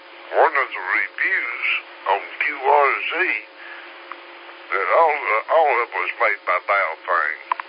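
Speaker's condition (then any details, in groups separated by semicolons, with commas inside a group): Slurred speech; stroke 3 years ago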